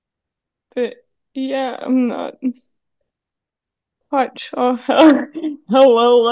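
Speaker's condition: Cerebral palsy; needs hand to hold on steep stairs

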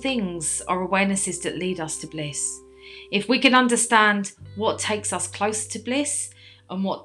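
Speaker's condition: No condition

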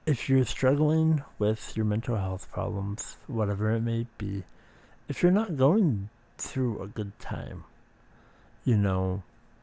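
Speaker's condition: Speech impediment

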